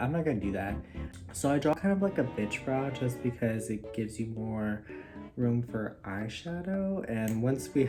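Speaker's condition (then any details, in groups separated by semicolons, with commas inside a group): No condition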